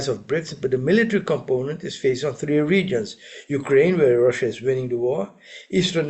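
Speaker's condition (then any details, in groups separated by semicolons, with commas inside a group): No condition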